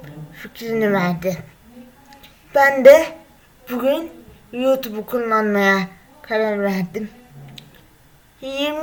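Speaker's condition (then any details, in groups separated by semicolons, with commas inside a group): Cerebral palsy; 23 years with condition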